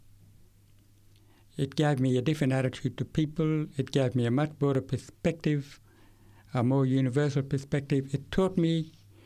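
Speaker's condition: Severe to profound hearing loss, acquired, from meningitis at age 8; one ear completely destroyed

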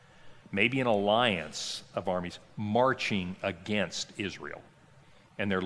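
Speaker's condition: No condition

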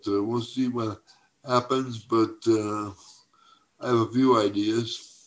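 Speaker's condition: Cerebral palsy; uses wheelchair for mobility

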